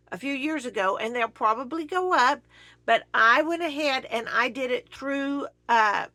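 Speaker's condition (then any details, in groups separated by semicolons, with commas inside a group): No condition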